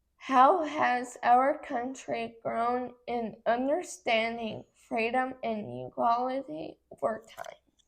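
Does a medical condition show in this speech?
Yes: cerebral palsy; affects muscles.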